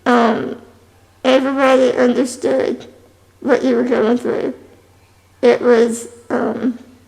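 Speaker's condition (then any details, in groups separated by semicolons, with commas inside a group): Spinal muscular atrophy type 2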